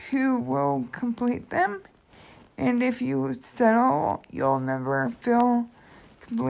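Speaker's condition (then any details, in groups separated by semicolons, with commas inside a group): Cerebral palsy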